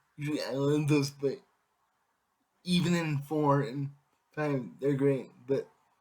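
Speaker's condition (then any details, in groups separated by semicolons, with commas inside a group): Cerebral palsy; affects all muscles; able to speak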